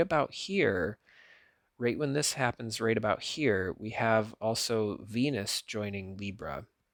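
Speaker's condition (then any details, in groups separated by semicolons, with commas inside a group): No condition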